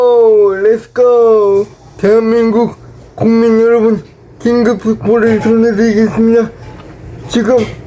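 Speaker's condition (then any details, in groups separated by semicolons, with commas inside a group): Brain lesion disability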